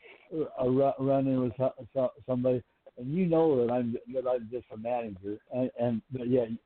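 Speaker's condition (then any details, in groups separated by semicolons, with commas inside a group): Stuttering; stuttering runs in family; doubts could get through giving a seminar due to stuttering background; repeated sounds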